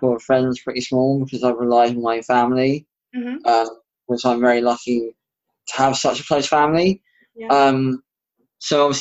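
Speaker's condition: Bilateral cleft lip and palate; congenital, severe

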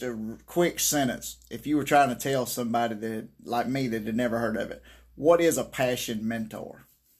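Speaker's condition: No condition

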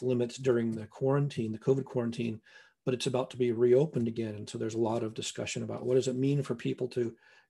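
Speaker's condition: No condition

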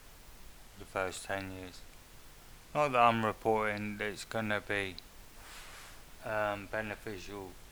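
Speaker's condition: Multiple sclerosis; reading slowly

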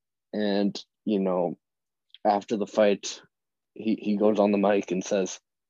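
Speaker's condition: No condition

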